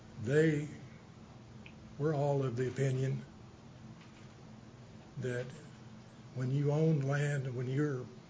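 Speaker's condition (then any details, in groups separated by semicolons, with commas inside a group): Parkinson's; not speaking too fast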